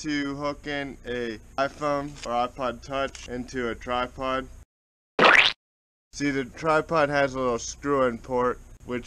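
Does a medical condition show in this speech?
Yes: cerebral palsy, spastic.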